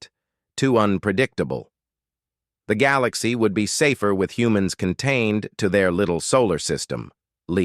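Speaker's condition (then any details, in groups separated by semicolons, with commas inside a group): No condition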